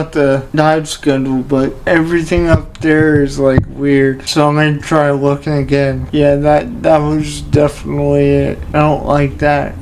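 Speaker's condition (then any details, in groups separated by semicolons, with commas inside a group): Cerebral palsy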